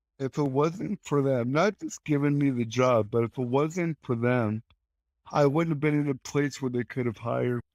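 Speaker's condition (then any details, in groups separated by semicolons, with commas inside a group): Cerebral palsy; since birth; childhood prognosis of unclear or no speech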